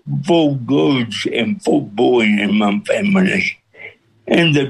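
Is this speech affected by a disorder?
Yes: cerebral palsy with speech impediment; John Hayes feared nobody could understand.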